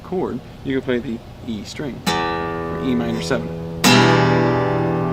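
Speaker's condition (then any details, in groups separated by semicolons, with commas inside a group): No condition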